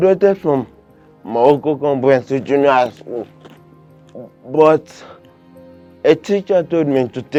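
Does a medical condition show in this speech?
Yes: cerebral palsy, severe.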